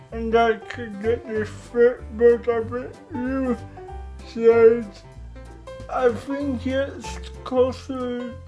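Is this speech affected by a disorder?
Yes: cerebral palsy.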